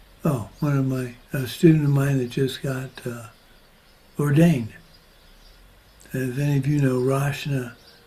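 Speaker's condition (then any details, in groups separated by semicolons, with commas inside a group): Parkinson's disease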